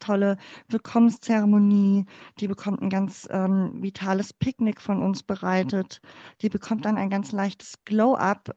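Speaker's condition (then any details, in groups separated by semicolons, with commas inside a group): Cleft palate; congenital, infant feeding difficulty, mother's fingers closed palate for feeding, palate later closed, GDR doctors unsure; speaking in front of class and using voice for speaking never felt easy, sang a lot instead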